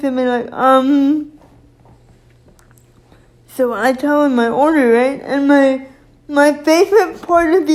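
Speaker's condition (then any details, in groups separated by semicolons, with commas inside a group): Cerebral palsy; uses wheelchair; can speak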